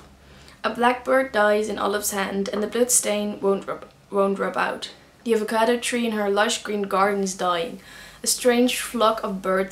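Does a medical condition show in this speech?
No.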